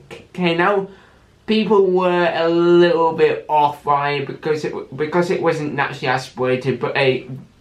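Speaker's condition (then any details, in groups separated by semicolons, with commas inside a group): Cerebral palsy with stammer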